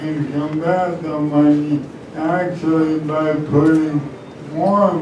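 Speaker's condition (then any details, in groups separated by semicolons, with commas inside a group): ALS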